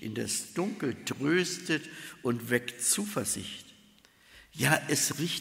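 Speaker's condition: No condition

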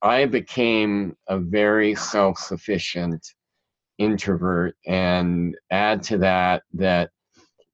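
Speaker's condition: Cleft palate; present since childhood

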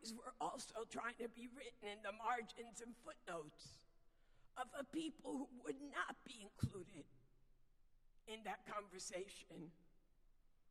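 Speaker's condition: Vocal dysphonia; has taken away ability to sing

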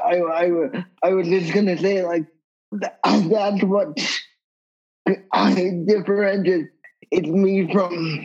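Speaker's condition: Cerebral palsy; wheelchair user

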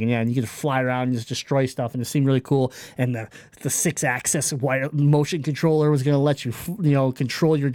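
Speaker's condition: Cleft palate; congenital cleft palate

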